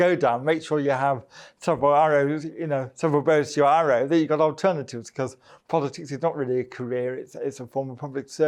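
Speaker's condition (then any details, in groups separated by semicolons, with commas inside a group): Cerebral palsy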